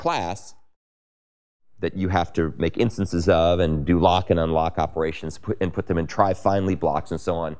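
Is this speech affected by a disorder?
No.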